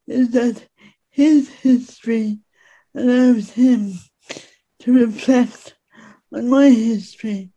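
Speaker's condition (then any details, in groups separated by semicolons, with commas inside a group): Speech impediment; finds writing easier than speaking, speaks in own way without modifying accent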